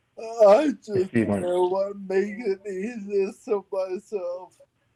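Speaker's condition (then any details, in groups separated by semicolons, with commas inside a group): Friedreich's ataxia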